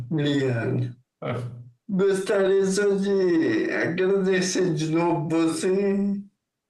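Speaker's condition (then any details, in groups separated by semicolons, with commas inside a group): Ataxia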